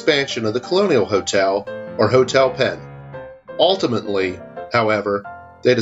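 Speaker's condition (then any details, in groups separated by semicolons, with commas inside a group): No condition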